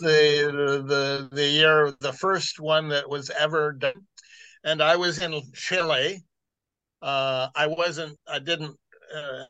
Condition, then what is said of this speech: Aphasia. The only things that get to me is aphasia.